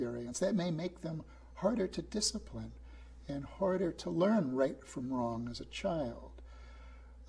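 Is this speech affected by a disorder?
No.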